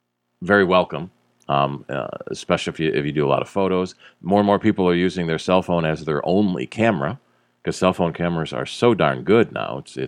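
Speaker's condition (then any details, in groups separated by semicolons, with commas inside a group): No condition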